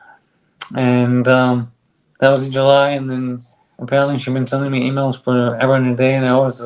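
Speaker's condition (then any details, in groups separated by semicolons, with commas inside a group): ALS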